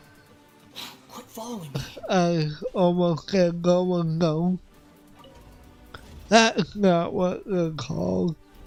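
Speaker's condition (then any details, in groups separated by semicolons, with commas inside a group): Cerebral palsy; affects voice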